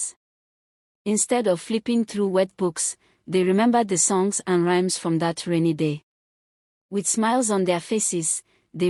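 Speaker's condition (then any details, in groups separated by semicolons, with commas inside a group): No condition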